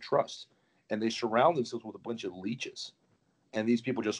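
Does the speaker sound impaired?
No.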